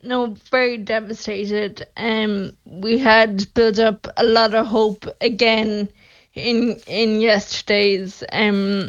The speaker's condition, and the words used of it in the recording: Ataxia. You're using a voice bank now to preserve the sound of your voice.